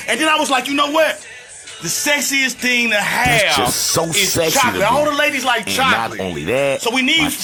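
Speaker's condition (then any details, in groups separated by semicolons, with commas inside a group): No condition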